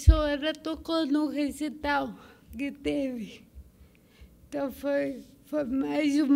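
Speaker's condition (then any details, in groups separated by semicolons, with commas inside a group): Cerebral palsy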